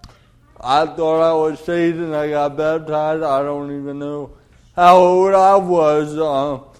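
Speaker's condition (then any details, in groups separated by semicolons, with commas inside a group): Cerebral palsy; Kennedy Krieger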